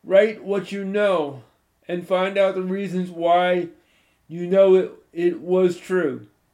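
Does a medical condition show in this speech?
Yes: cerebral palsy; walks with crutches.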